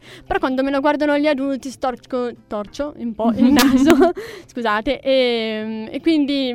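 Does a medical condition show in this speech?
Yes: deafness with cochlear implant; deaf from birth in right ear, congenital cytomegalovirus, 2-hour surgery in 2006, 15-stitch scar left head; wears cochlear implant since 2006, external part similar to hearing aid; documented as deaf-mute but speaks plenty.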